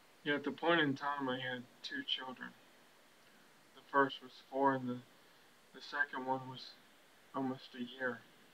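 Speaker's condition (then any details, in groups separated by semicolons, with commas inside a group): ALS; six years since first symptoms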